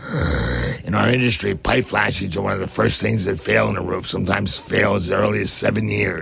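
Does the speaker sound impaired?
Yes: head and neck cancer; stage 4, diagnosed about one year ago, local treatment throughout previous year.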